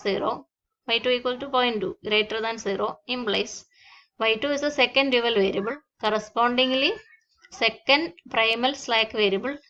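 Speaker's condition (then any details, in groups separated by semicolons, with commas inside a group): No condition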